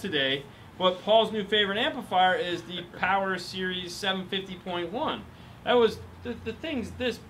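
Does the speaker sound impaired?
No.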